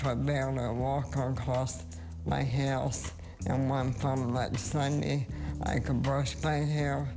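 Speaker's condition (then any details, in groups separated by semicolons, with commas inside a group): ALS; more than 25 years since onset, uses cannabis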